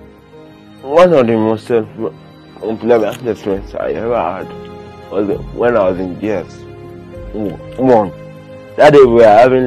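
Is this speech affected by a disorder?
Yes: cerebral palsy.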